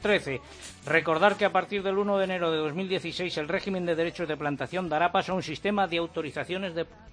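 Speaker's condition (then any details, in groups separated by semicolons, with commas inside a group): No condition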